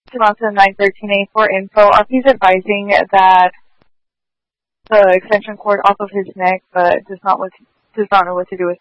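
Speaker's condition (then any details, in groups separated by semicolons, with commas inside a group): No condition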